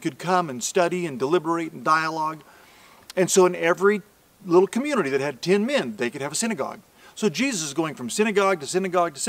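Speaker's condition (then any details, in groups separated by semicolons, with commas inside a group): No condition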